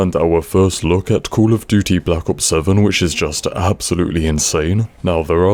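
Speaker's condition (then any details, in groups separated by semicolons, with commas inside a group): No condition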